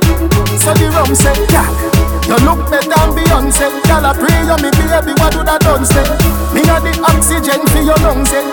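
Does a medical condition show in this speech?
No.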